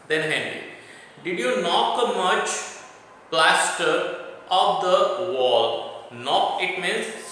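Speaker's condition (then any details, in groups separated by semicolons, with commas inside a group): No condition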